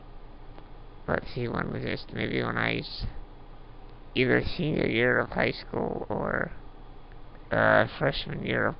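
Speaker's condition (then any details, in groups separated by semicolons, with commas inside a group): Duchenne muscular dystrophy; age 30, trach and ventilator mainly for sleep, breathing effortful, home pulse oximeter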